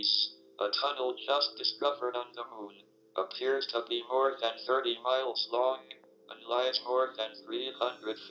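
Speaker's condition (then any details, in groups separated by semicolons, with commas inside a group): ALS, speech-generating device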